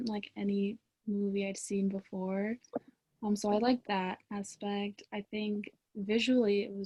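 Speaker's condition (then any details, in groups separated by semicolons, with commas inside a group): No condition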